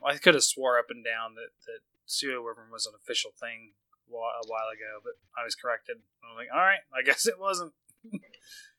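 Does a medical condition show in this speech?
No.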